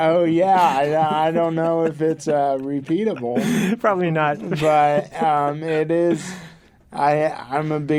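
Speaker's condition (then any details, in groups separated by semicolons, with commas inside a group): Cerebral palsy; from birth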